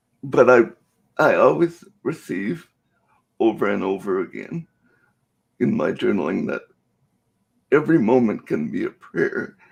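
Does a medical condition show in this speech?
Yes: cerebral palsy.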